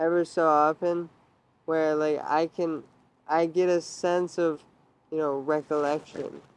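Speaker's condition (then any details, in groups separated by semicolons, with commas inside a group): Traumatic brain injury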